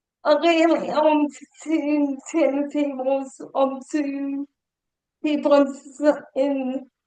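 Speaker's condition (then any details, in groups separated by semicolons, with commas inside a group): Cerebral palsy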